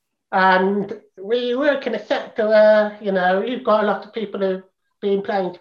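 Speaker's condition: Profound deafness, congenital profound deafness; cochlear implant about 9 years ago

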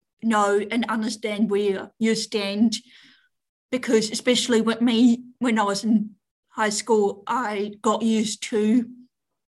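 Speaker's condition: Deafness; cochlear implant with audio cable for Zoom and team meetings, relay officer and Auslan interpreter for phone calls

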